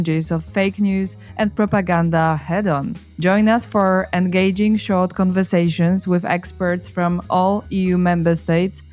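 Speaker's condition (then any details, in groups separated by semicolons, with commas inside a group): No condition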